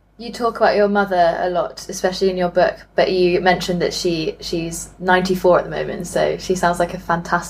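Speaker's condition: No condition

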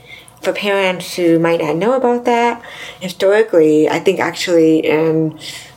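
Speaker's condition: Deafness; severe to profound deafness from 3, hearing aids to 34, implant worse ear 34, other 41; grew up speaking, mainstream schooling, learned sign language in 20s, also signs

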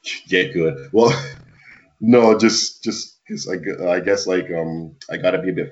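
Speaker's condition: Stutter; always tripping over words with most people, easier with practice and comfort; repeated sounds, repeated words

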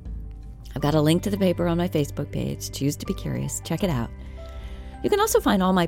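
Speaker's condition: No condition

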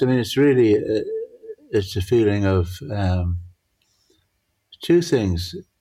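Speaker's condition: Parkinson's; difficulty judging near and far

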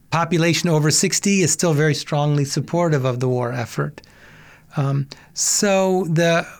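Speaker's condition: No condition

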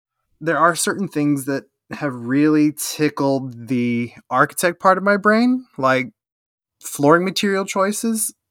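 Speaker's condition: No condition

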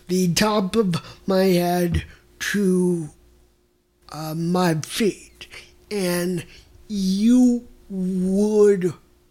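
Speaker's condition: Mild cerebral palsy; stiffens in cold

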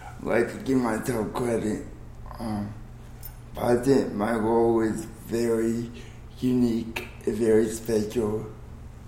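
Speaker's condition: Cerebral palsy

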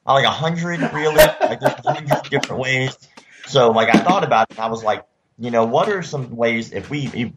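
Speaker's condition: Cleft lip and palate; surgically repaired

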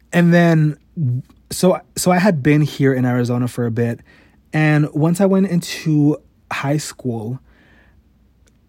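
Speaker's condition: Stutter; noticed around age 5 or 6, worse as teenager, returned full force after stressful move to Arizona; still stutters at 28, noticeable in this podcast, usually cuts stutter from videos; sometimes barely gets out a syllable, swears between words to ease them out, burps talking fast; repeated words, prolonged sounds

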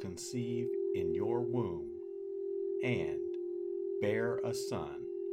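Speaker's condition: No condition

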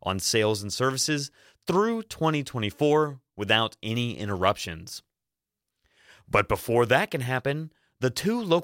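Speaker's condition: No condition

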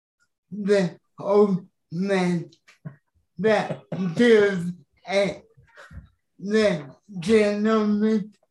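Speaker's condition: Cerebral palsy

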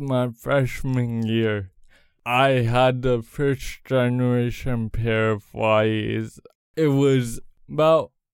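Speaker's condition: Cerebral palsy; congenital, did not walk until age three, runs competitively, first Nike professional runner with cerebral palsy

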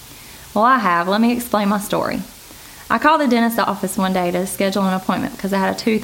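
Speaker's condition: No condition

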